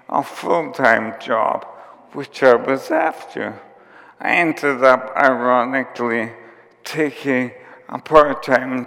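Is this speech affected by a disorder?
Yes: ALS; onset with tiredness and clumsiness.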